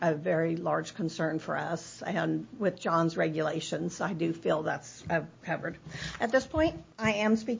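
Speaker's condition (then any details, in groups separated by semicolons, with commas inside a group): No condition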